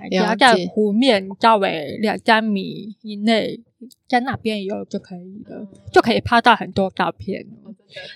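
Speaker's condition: Congenital hearing impairment; can sound sing-song

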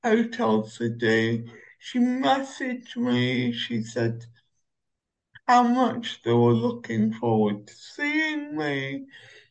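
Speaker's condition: Cerebral palsy; uses Omeo wheelchair

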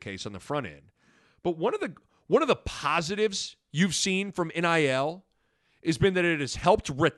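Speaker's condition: No condition

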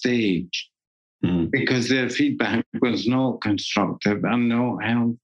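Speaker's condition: Parkinson's disease; deep brain stimulation surgery, two brain implants with controller, lifelong essential tremor, diagnosis took about 15 months; symptoms regulated by stimulation, balance iffy, uses a cane, records poetry readings to help; voice going, can no longer sing or do theatre

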